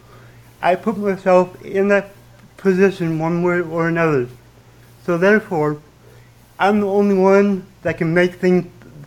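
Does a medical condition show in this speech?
Yes: cerebral palsy with stutter; from birth, surgery on both femurs and right ankle at age 9, legs cut and twisted straighter, relearned walking; fairly significant stutter until recently, learned technique from YouTube video, fillers before known hard words, barely noticeable.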